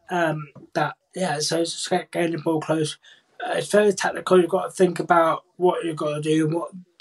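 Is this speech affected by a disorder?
Yes: cerebral palsy, profound hearing loss; born three months premature, boccia class BC5 formerly BC2; speaks clearly despite deafness, BSL first language, primary school speech and language therapy.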